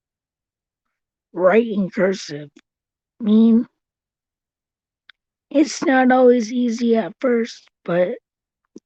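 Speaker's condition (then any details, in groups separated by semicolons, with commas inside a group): Cerebral palsy; since birth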